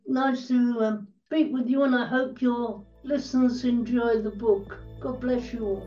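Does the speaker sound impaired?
Yes: cerebral palsy; quadriplegia, wheelchair user, totally blind from 15, partially deaf, treated 4-19 at Bowbath Cerebral Palsy Centre; dictated book to Steve who typed, speaks fast when in full flow.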